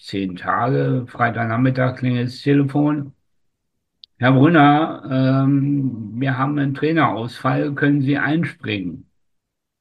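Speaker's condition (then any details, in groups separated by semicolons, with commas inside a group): Spastic tetraparesis; from birth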